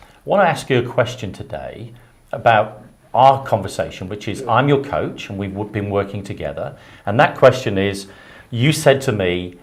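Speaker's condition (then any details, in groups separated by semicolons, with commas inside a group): No condition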